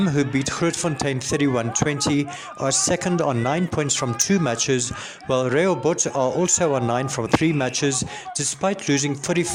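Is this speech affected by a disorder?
No.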